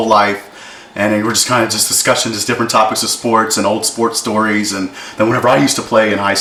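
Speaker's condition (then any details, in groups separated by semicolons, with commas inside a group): No condition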